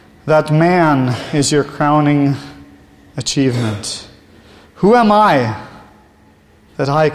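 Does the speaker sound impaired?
No.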